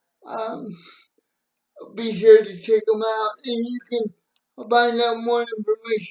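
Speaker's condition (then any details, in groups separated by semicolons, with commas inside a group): Cerebral palsy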